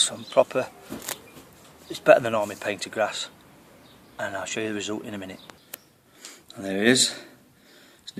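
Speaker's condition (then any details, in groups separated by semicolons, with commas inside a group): No condition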